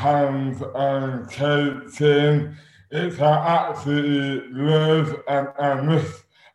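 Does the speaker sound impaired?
Yes: dystonia; sudden overnight adult onset, affects speech and arms, suspected congenital jaw defect plus rugby hits, damaged TMJ; 12 years since onset, progressed, hands partly lost and curled inwards, Botox injections, diagnosed by London neurologist; incredibly slurred, dramatically impaired, worse at onset with eating difficulty.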